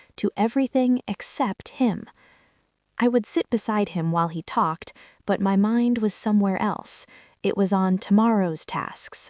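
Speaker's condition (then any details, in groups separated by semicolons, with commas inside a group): No condition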